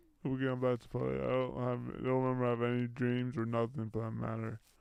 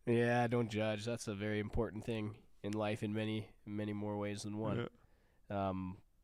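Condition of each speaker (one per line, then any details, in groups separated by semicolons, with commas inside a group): Brain injury; car crash, internal decapitation, vertebrae surgically repaired, pelvis fused; marked recovery, once expected never to walk or talk; speech and motor functions greatly affected
No condition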